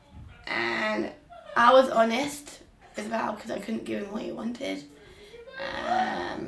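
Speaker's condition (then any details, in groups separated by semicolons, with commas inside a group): Down syndrome; Down syndrome since birth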